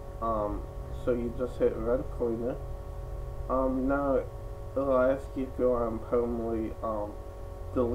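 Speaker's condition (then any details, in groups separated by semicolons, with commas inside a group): Cerebral palsy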